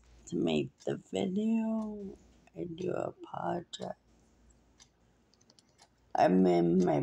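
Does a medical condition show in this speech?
Yes: muscular dystrophy.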